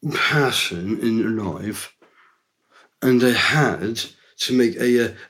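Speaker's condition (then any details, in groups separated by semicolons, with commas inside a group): Down syndrome; from birth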